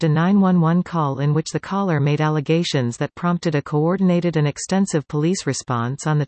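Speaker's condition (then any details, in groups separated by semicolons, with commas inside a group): No condition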